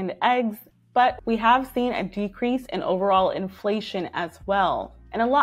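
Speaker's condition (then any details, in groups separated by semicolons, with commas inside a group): No condition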